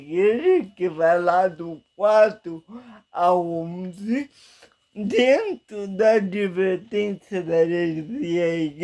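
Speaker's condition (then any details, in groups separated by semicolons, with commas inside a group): Paralysis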